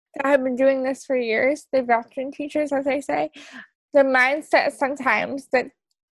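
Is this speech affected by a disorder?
Yes: cerebral palsy; onset before birth.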